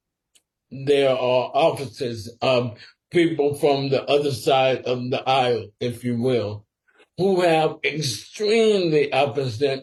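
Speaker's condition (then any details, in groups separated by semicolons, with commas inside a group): Sporadic ALS; must speak slower and carefully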